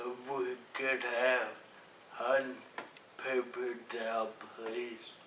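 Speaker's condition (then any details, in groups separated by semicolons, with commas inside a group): Traumatic brain injury; 40-foot fall at 25, spine injury, multiple neurological issues; over 3 years post-injury, spasticity cleared, speech therapy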